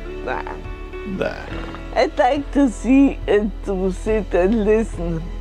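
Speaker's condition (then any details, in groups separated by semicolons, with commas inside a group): Multiple sclerosis; may be slower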